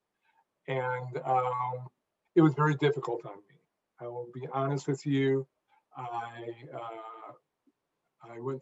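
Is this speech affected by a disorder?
Yes: stuttering; lifelong heavy stuttering, about 50 years, formerly violent stutterer, afraid to talk; mostly through stuttering last 10 years, not cured, retrained brain watching Matt Lauer, gives speeches; comfortable speaking, not perfect, small remnants still pop up, listeners no longer notice stutter; here prolonged sounds, blocks.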